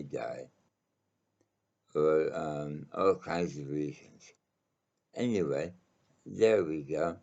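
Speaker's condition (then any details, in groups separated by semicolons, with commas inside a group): Mouth cancer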